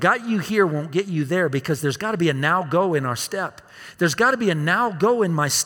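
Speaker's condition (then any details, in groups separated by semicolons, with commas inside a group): No condition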